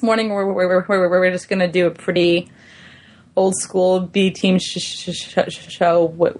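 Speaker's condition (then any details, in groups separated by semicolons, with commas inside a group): Stuttering; therapy over past 3 years: fluency shaping, stuttering modification, voluntary stuttering, subway talks with strangers; sometimes chops up words, listeners may need repetition, awkward on phone; repeated sounds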